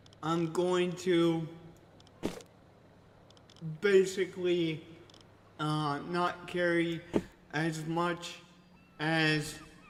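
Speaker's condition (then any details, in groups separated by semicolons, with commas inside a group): Cerebral palsy; only one hand usable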